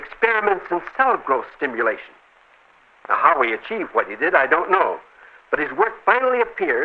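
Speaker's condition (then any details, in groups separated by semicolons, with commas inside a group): No condition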